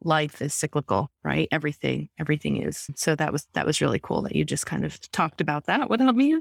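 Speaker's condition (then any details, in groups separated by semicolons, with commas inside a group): No condition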